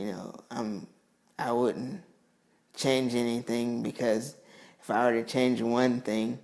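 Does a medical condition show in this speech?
Yes: cerebral palsy; affects mobility.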